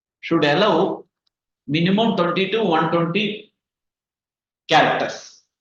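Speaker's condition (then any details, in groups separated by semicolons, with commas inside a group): No condition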